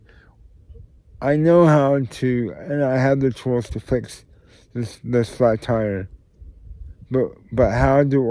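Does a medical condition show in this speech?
Yes: cerebral palsy; tends to mess up words.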